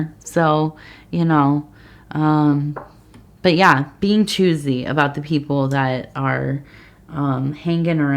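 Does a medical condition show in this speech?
No.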